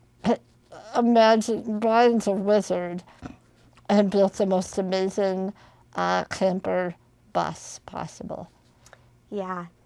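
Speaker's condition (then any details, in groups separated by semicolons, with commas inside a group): Spinal muscular atrophy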